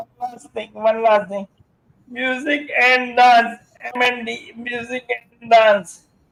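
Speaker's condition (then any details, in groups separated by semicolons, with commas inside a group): Motor neuron disease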